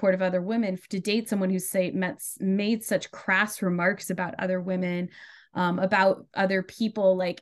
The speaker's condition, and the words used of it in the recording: No condition.